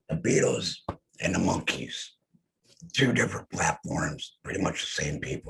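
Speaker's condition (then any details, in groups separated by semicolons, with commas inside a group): Head and neck cancer; voice lost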